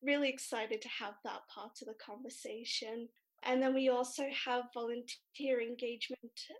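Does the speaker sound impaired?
No.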